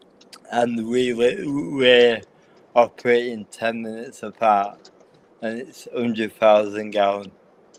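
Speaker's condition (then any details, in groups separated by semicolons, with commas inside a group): Cerebral palsy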